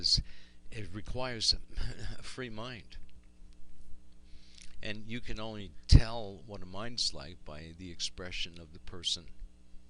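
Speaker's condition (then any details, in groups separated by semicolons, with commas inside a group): No condition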